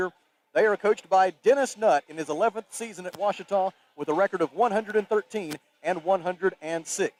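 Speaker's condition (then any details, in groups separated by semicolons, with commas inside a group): No condition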